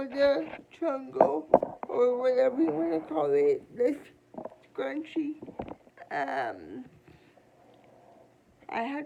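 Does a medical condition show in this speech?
Yes: cerebral palsy.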